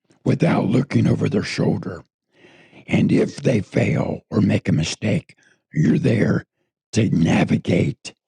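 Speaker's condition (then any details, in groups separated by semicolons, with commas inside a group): Throat cancer; tracheostomy tube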